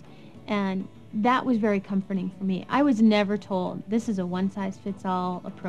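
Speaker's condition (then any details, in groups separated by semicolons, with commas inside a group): No condition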